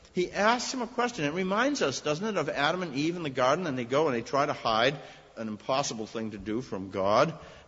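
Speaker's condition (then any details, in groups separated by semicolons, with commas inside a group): No condition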